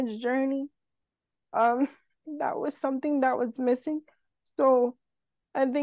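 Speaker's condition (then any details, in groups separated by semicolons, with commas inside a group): Cerebral palsy; wheelchair user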